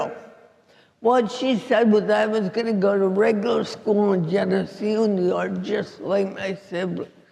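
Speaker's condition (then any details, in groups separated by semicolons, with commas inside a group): Cerebral palsy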